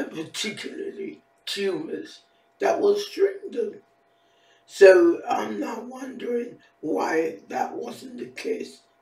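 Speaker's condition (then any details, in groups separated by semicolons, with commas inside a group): Facial palsy; can barely hear own speech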